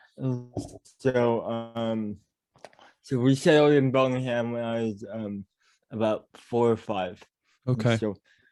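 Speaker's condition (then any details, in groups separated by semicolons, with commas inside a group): Cerebral palsy; mild speech impediment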